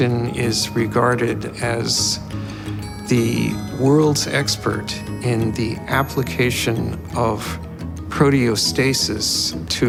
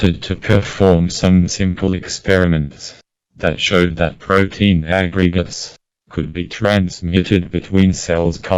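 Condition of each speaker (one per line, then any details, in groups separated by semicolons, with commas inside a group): No condition
Motor neurone disease; familial, breathing surgery; about three years since diagnosis; breathing surgery needed, speech-generating device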